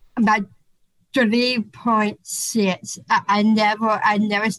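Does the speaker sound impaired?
Yes: Down syndrome; congenital, hypotonia at birth, diagnosed hours after birth, high marker on alpha fetoprotein test at 16 weeks; stutter, brought out by anxiety, learned to control stutter for public speaking.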